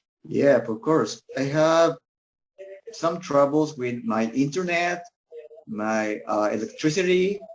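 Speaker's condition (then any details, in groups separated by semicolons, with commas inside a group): No condition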